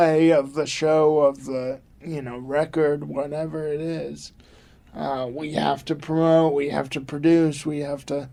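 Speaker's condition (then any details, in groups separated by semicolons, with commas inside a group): Cerebral palsy; from birth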